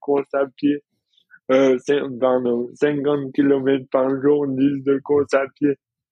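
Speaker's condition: Dystonia; heavier for past 5 years

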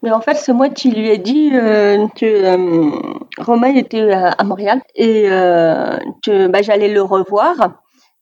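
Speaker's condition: Deafness, severe; oralist, uses some sign language

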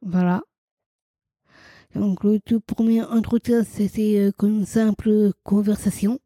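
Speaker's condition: Down syndrome, trisomy 21

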